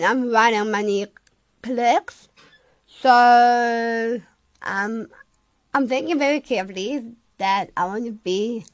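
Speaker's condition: Down syndrome; age 20

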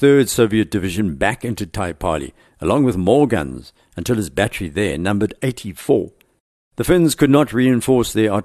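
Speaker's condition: No condition

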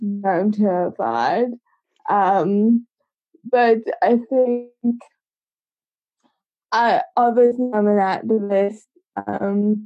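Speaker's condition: Cerebral palsy; congenital, from birth, age 25

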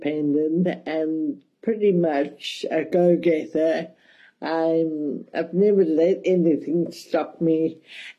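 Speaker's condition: Cerebral palsy, mild

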